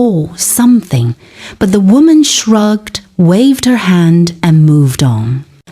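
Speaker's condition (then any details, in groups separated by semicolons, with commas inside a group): No condition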